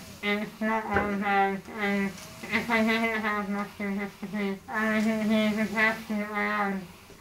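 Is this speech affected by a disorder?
Yes: facioscapulohumeral muscular dystrophy; tracheostomy, ventilator for breathing.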